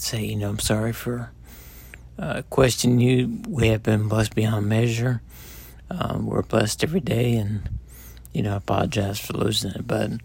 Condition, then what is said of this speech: Multiple sclerosis. Talking pretty low, but I'm still, you know, slurring my words, and the MS is obviously, you know, affecting me